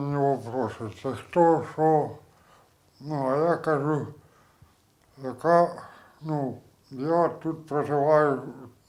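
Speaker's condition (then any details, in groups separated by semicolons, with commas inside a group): Traumatic brain injury; assault, jaw and facial fractures, ear damaged; two days post-assault, awaiting surgery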